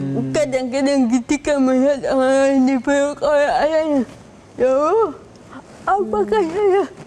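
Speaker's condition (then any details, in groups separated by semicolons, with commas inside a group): Cerebral palsy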